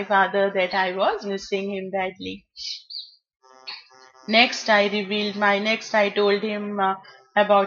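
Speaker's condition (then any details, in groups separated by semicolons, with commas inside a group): No condition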